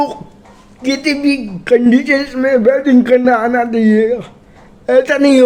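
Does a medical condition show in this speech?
Yes: cerebral palsy.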